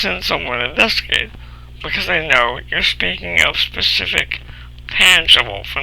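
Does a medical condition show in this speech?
Yes: cerebral palsy.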